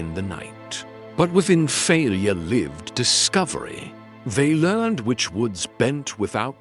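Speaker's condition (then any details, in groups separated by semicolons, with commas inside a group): No condition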